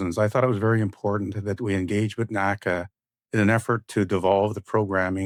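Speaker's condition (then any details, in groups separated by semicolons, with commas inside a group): No condition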